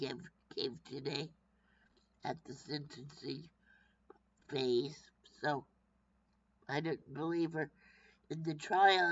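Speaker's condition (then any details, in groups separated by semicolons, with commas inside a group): Brain injury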